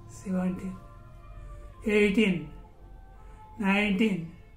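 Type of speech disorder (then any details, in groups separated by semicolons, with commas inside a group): Dysarthria; Parkinson's disease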